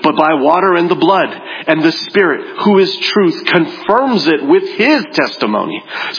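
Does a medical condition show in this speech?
No.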